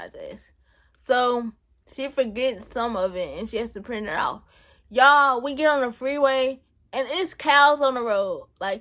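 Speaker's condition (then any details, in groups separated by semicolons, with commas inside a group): Cerebral palsy; present since birth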